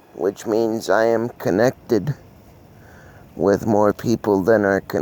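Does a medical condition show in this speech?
Yes: cerebral palsy.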